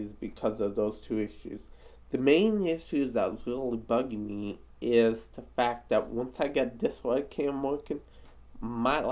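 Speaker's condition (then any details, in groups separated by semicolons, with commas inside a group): Cerebral palsy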